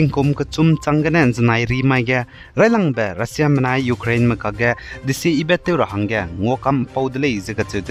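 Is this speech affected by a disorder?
No.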